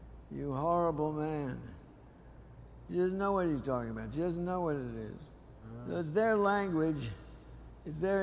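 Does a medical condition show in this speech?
Yes: Parkinson's disease; diagnosed 20 years ago.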